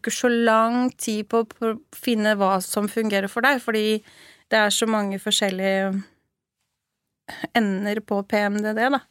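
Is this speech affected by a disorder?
No.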